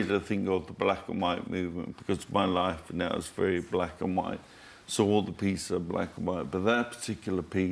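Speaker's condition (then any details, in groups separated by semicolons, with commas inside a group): Motor neurone disease; diagnosed weeks ago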